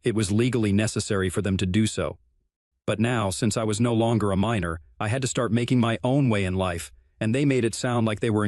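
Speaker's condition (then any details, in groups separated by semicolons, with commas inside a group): No condition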